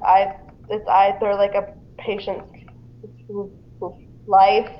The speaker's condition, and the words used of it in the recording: Stuttering. I find when it's pretty chaotic or I'm quite anxious and stuff, like I'm not able to use them.